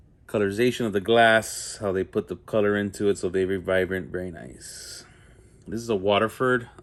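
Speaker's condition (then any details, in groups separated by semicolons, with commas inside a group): No condition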